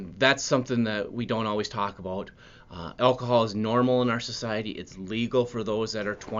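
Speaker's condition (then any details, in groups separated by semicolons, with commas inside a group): No condition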